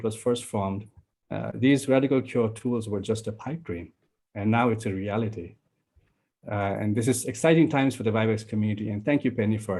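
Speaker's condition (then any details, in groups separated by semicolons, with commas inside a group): No condition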